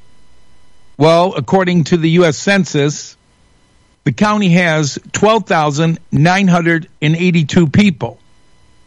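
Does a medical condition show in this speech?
No.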